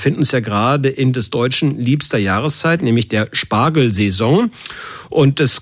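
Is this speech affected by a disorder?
No.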